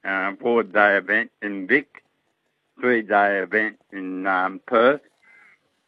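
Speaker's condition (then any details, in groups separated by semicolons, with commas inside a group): Motor neurone disease; no current treatment or cure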